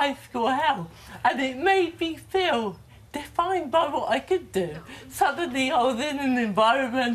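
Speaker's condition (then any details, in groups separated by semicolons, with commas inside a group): Cerebral palsy; present from birth, unsteady balance; affects speech and walking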